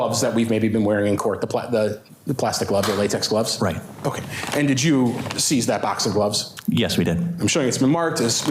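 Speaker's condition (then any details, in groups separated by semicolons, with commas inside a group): No condition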